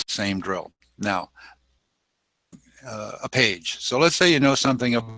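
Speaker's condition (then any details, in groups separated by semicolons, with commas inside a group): No condition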